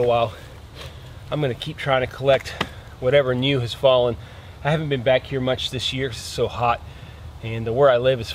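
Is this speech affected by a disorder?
No.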